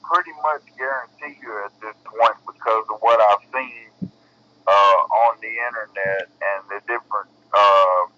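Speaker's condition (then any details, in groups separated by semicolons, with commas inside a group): Cerebral palsy; bedbound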